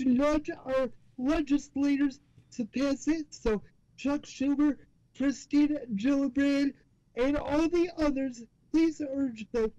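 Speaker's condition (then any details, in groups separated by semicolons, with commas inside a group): Cerebral palsy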